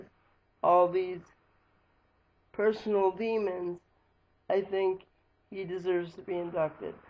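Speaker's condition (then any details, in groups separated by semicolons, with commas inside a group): Cerebral palsy; lifelong, wheelchair user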